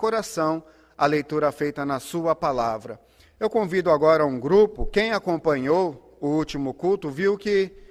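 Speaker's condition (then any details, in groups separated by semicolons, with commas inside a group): No condition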